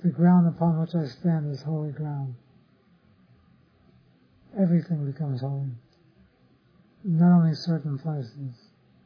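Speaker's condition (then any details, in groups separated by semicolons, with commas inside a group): Parkinson's disease; others offer remedies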